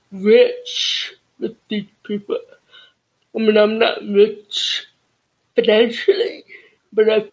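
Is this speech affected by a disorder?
Yes: cerebral palsy and deafness.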